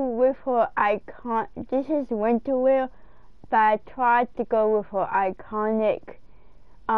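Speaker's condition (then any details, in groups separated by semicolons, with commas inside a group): Cerebral palsy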